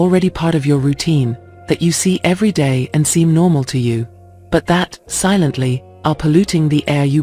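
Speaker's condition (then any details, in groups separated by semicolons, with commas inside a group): No condition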